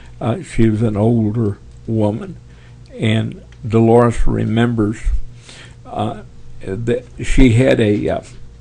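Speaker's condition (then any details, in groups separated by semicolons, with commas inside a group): Parkinson's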